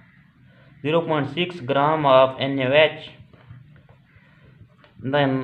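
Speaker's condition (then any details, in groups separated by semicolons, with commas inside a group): No condition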